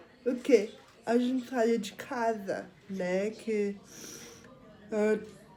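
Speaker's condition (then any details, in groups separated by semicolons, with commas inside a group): Cerebral palsy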